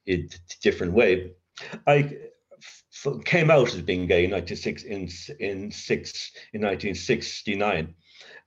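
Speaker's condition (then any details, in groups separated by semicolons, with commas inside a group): Covert stutter; severe childhood stutter with blocks, linked to adverse childhood experience, child guidance clinic, speechless while drinking; covert since early sobriety in AA, about 40 years, occasional blocks, talks easily at meetings; stutters mostly in mind, thinks ahead around feared words, voice long felt fake; repeated words, prolonged sounds, blocks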